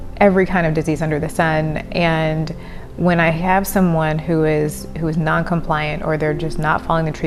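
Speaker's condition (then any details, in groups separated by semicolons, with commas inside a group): No condition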